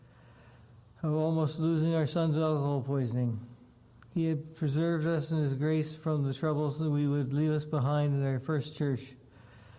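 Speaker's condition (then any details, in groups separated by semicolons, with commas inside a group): Parkinson's disease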